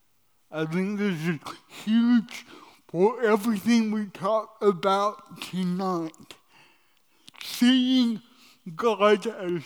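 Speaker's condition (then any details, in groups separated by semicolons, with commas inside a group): Cerebral palsy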